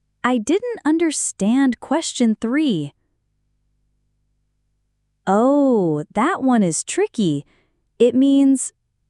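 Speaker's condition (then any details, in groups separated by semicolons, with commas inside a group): No condition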